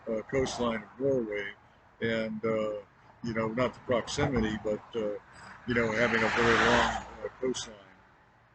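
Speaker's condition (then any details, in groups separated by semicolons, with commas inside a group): No condition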